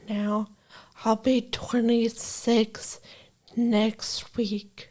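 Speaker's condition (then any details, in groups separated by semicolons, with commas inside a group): Brain injury from aneurysm; voice sounds different, may be hard to understand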